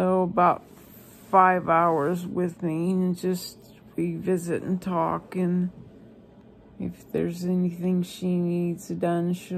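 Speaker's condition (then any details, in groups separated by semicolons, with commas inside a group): ALS; receiving hospice care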